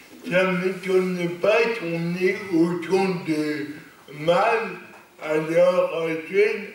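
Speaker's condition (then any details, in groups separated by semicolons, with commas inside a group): Cerebral palsy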